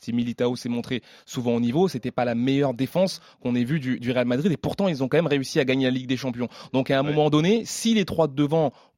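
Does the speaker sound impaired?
No.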